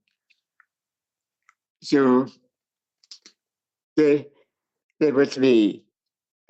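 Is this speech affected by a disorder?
Yes: cerebral palsy.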